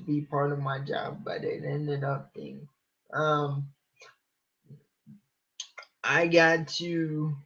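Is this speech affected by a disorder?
Yes: cerebral palsy; from birth, uses wheelchair.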